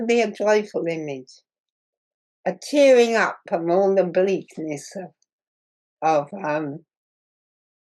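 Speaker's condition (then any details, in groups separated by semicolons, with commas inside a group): Muscular dystrophy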